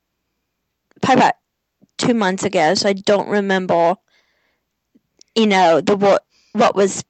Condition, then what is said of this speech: Stuttering. But now that I've gotten used to answering the phone, I'm pretty fluent.